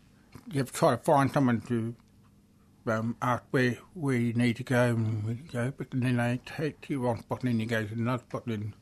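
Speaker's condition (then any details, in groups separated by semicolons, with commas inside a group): Deafness; asks others to speak slowly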